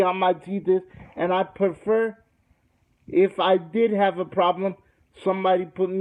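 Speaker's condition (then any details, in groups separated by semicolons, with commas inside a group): Cerebral palsy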